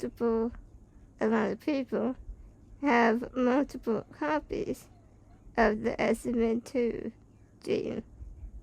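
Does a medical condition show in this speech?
Yes: spinal muscular atrophy type 2.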